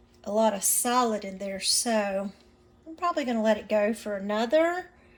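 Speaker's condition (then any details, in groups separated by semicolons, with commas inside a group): No condition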